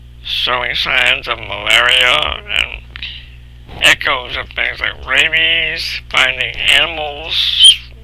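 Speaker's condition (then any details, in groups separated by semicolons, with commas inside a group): Cerebral palsy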